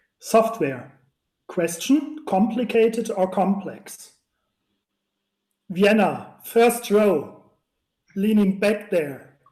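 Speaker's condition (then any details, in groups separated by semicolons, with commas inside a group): No condition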